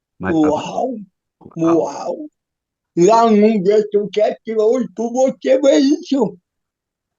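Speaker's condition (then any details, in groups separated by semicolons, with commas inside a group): Cerebral palsy; physical disability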